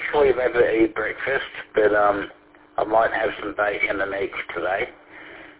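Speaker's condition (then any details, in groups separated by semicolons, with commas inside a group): Parkinson's disease; on daily Parkinson's medication, recorded about 10 minutes before first dose of day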